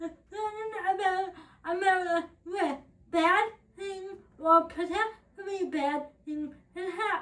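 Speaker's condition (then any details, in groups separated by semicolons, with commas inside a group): Cerebral palsy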